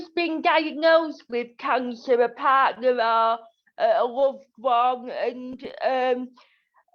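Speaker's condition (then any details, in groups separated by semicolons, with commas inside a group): Cerebral palsy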